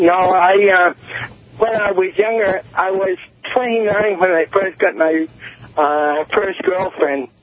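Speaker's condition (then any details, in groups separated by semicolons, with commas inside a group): Cerebral palsy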